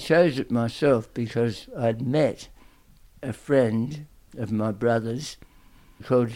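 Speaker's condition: Tongue cancer; aggressive tongue cancer

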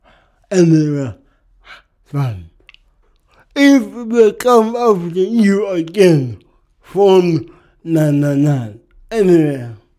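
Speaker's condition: Cerebral palsy; used to walk, wheelchair user after leg broke, learning difficulty; speech can be hard sometimes

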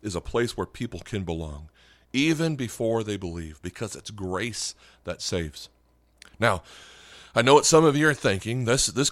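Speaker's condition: No condition

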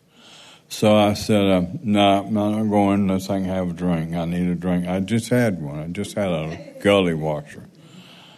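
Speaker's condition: Parkinson's

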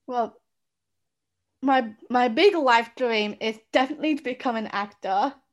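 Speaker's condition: Down syndrome; now speaks publicly

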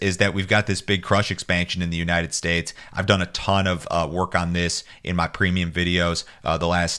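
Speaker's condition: No condition

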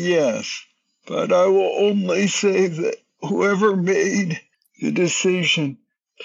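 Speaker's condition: Parkinson's disease, young-onset

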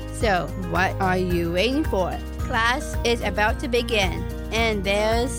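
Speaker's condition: Down syndrome; adult woman

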